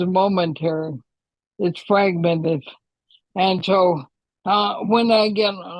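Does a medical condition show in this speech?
Yes: ALS.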